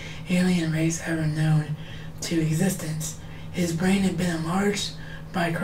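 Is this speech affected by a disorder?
Yes: cerebral palsy; wheelchair bound.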